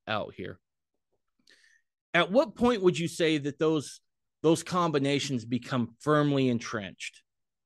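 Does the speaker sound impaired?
No.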